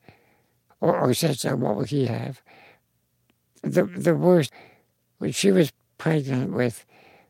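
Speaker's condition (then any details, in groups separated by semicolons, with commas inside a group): Spinal muscular atrophy; congenital genetic neuromuscular, quadriplegic, wheelchair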